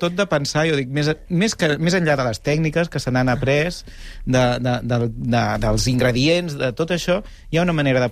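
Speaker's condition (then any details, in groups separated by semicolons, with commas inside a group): No condition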